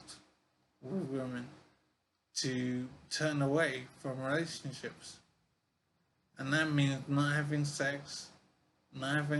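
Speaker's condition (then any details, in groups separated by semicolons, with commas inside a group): Brain injury; severe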